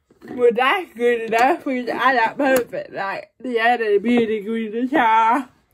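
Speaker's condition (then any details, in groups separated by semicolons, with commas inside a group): Cerebral palsy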